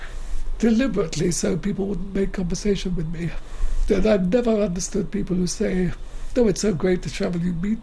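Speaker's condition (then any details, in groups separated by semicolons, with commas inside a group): Motor neuron disease; no tracheotomy, refuses tracheotomy revival since it would end speech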